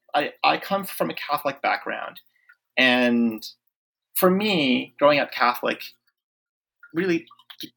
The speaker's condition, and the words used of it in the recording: Stuttering. And that's because I'm a second generation Filipino-Canadian immigrant, and I stutter.